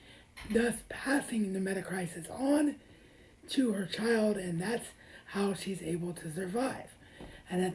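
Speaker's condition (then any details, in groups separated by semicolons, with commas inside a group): Cerebral palsy; wheelchair bound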